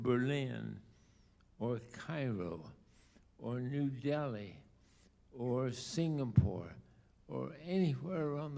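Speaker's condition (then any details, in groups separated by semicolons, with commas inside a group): ALS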